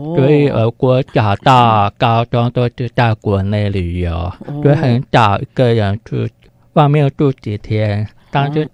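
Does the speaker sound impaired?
Yes: hearing impairment; congenitally deaf, hearing aid, attended Shuanglian elementary hearing resource class, mainstream schools, uses spoken and sign language; spoken clarity below typical speakers, spoken language learned with difficulty in childhood.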